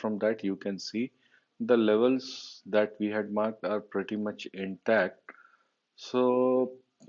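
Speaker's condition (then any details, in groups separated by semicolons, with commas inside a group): No condition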